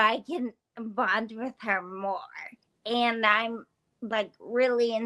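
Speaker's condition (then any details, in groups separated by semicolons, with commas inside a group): Brain injury from boulder; hit by boulder, multiple brain surgeries, uses wheelchair; about 10 years since injury, initial coma, ongoing therapy; initially unintelligible, improved with practice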